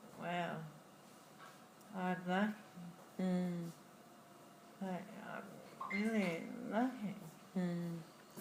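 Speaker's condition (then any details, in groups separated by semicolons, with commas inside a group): Friedreich's ataxia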